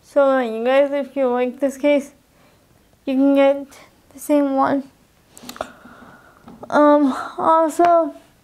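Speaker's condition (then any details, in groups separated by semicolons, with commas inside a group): Cerebral palsy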